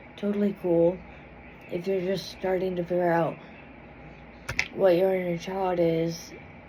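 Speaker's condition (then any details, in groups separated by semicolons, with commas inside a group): Cerebral palsy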